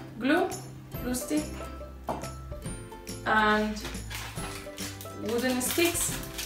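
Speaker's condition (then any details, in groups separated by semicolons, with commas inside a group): No condition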